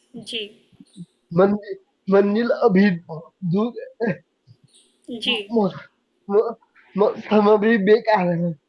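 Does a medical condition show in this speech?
Yes: cerebral palsy; could not speak as a child.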